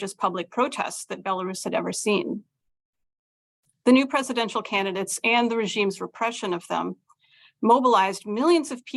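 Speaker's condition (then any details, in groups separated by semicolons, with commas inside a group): No condition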